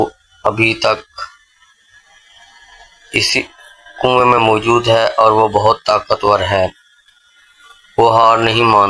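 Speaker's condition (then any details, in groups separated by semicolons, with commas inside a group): No condition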